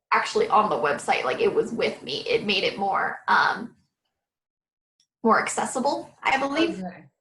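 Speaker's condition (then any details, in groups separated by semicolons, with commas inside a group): No condition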